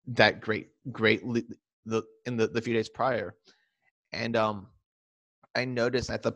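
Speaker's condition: Stuttering; stuttering since childhood, earlier speech therapy, speech therapy again junior and senior college years in Hattiesburg; stuttering varies day to day, much more disfluent when nervous, e.g. public speaking, reading aloud; repeated sounds, repeated words

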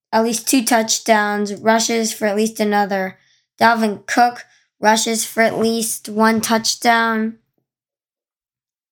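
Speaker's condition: No condition

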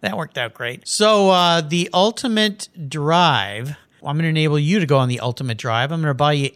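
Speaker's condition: No condition

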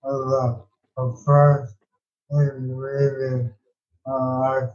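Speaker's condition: ALS

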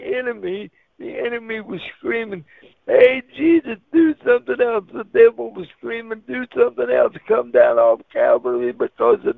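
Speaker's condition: Cerebral palsy; wheelchair user

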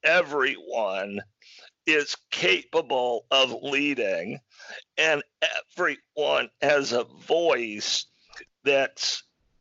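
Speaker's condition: Spasmodic dysphonia; sudden onset in adulthood during period of high work pressure

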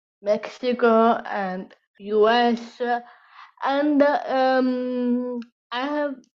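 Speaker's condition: Stuttering; faced criticism, speaking felt doubly difficult; found voice in physical sense, not afraid of speaking up; repetitions of words and phrases, frequent fillers like uh and um; prolonged sounds

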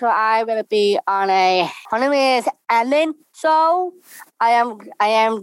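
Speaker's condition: Down syndrome; congenital

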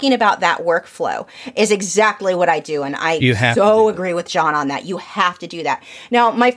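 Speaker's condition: No condition

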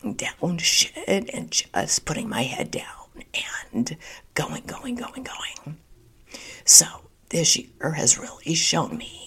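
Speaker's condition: Spasmodic dysphonia; diagnosed seven months ago

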